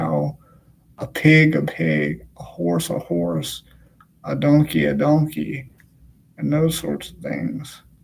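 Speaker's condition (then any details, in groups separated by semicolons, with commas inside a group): Cerebral palsy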